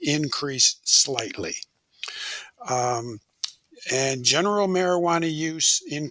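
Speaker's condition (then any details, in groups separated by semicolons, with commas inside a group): No condition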